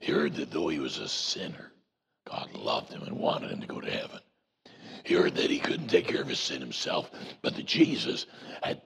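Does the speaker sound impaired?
Yes: voice box removal needed; voice self-described as Batman voice, expects R2-D2-like voice after removal.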